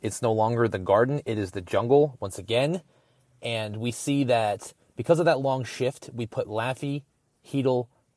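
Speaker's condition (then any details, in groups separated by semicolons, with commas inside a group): No condition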